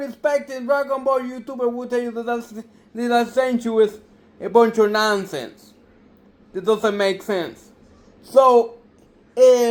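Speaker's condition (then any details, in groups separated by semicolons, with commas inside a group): Cerebral palsy; difficulty maintaining balance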